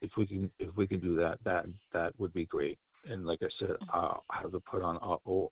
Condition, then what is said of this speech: Stuttering. I'm only going to say no because I stutter.